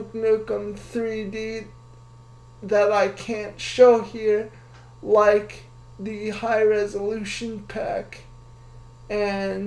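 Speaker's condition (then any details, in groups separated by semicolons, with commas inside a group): Cerebral palsy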